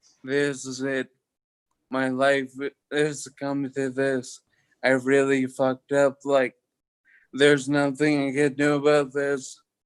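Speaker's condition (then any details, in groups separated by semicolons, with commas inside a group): Toxic leukoencephalopathy, locked-in syndrome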